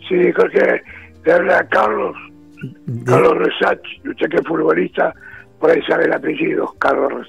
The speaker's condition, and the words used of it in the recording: Throat cancer. Sí, tuve cáncer de garganta, gracias a Dios, malito, y me cortaron las cuerdas vocales, gracias a Dios, hace un año y medio, y estoy saliendo a flote.